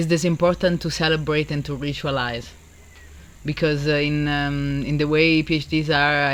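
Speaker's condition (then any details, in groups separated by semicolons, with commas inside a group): No condition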